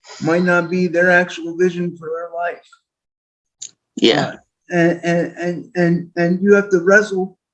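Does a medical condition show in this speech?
Yes: quadriplegic cerebral palsy.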